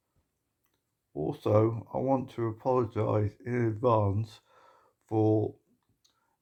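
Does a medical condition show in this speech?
Yes: motor neuron disease; progressive muscle wasting whole body.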